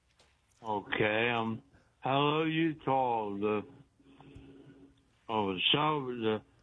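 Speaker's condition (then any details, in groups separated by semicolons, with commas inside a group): Speech impediment from head injury; cause unclear, past stabbing by girlfriend and ashtray blow to head said not to cause it; trouble getting words out, thinking intact, rapid-fire excited delivery, hard to follow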